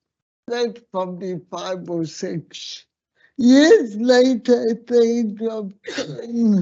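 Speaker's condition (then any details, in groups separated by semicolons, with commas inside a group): Slurred speech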